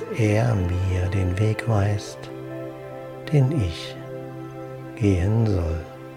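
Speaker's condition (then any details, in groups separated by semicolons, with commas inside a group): No condition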